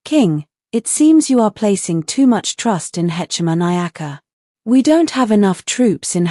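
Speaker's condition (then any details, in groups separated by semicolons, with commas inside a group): No condition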